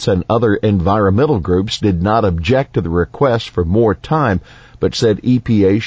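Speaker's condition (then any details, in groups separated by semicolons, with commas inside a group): No condition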